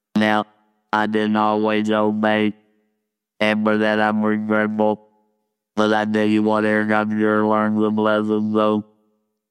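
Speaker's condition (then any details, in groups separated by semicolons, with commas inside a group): Laryngectomy, total laryngectomy with electrolarynx; voice box removed for laryngeal cancer from smoking cigarettes, electric wand held to throat; robotic electric wand voice, hard to understand at first, talking effortful, wand not hard to learn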